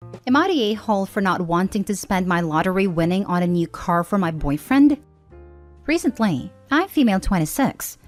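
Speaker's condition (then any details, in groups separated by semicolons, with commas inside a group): No condition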